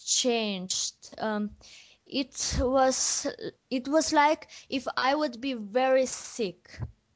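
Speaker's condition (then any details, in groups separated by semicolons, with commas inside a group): Stuttering; onset at age 4, voice changed suddenly about half year before onset, speech therapy three times without change; stuttering with repeated phrases and part-words, self-corrections; prolonged sounds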